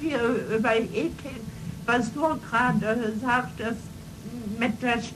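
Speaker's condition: Cerebral palsy, spastic and ataxic

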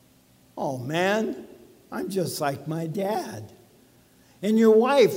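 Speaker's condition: ALS; talking a little bit funny

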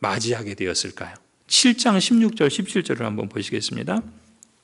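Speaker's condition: No condition

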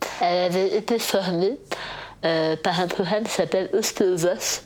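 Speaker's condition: Total glossectomy; base of tongue cancer, flap necrosis, ventilator via tracheostomy, temporary laryngectomy, nasogastric tube; voice deeper before diagnosis, incomprehensible after surgery, intensive speech therapy at CRIL, sister understood

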